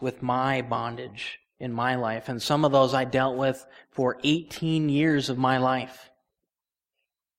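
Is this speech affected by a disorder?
No.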